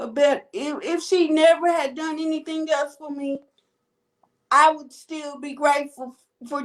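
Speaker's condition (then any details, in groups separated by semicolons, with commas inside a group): Cerebral palsy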